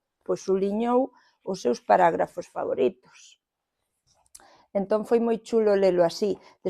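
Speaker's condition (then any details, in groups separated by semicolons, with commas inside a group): No condition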